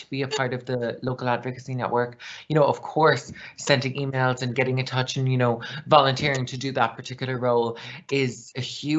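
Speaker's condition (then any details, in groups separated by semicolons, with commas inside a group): No condition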